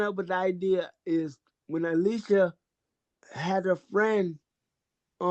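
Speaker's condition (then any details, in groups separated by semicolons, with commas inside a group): Cerebral palsy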